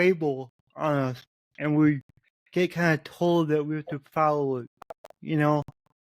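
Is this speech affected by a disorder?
Yes: cerebral palsy.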